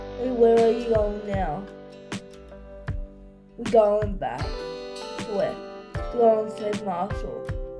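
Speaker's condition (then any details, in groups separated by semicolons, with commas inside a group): Cerebral palsy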